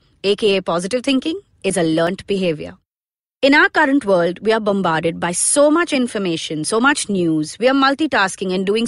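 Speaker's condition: No condition

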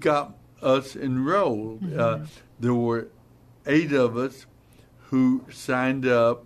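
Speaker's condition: Hemorrhagic stroke, hemorrhagic, basal ganglia

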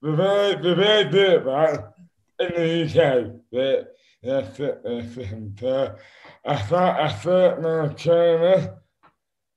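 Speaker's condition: Dystonia; neurological movement disorder, caused by repeated rugby concussions and head knocks, affects speech and hands; diagnosed at national neurological hospital London after five years undiagnosed, five days of testing; slurred speech as first symptom, hands later involuntarily affected

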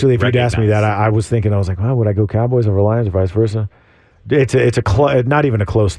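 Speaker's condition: No condition

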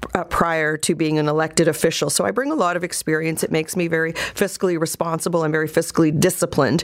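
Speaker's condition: No condition

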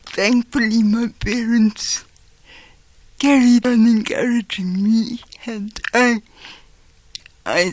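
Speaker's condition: Cerebral palsy; doctors predicted never walking, never talking, never getting an education

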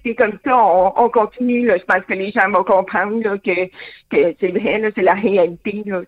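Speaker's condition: Hearing loss with cochlear implant; hard of hearing, born deaf, total silence when implant removed in water, lip reading helps; phone understanding varies by person

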